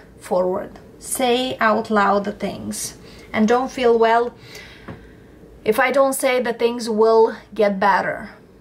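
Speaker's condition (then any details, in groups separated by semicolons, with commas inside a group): No condition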